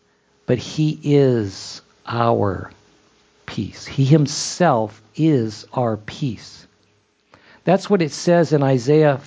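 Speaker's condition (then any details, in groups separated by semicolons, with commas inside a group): No condition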